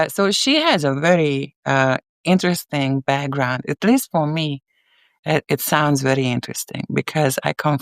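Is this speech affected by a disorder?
No.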